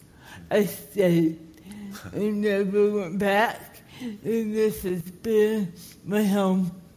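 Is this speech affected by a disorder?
Yes: cerebral palsy; cerebral palsy from lack of oxygen to brain at birth, forceps delivery, no breathing for 25 minutes.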